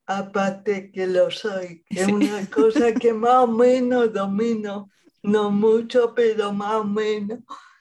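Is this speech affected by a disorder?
Yes: cerebral palsy; present at least 40 years.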